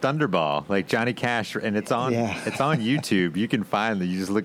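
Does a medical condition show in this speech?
No.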